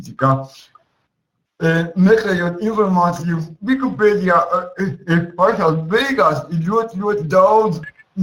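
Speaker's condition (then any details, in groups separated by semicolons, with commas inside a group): Cerebral palsy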